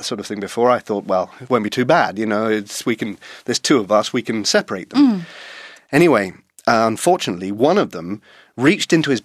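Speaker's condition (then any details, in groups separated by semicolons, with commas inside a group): No condition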